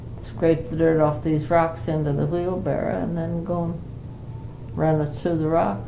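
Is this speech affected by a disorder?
Yes: Parkinson's disease; cannot live alone.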